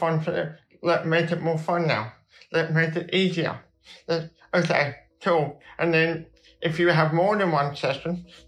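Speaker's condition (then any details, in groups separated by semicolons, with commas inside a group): Cerebral palsy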